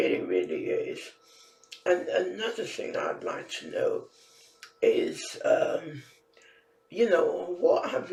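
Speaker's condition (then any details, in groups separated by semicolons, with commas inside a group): Facial palsy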